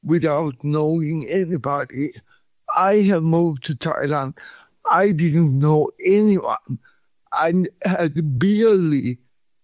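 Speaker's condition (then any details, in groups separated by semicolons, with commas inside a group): Cerebral palsy; cramp and pain free in Thailand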